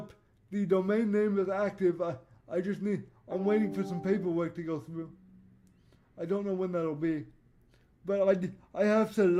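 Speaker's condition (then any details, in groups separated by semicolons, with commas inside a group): Cerebral palsy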